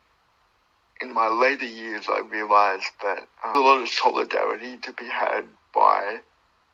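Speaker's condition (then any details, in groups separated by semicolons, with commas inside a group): Cerebral palsy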